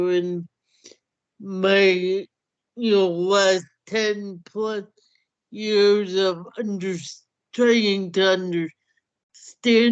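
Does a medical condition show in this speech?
Yes: cerebral palsy; hamstring treatment.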